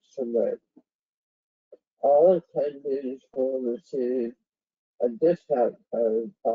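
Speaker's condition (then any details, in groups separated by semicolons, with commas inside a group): Head and neck cancer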